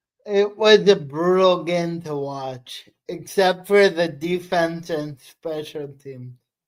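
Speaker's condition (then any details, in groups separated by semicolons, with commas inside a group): Cerebral palsy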